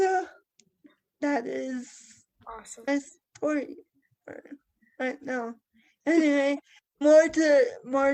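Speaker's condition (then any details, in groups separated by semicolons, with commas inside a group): Cerebral palsy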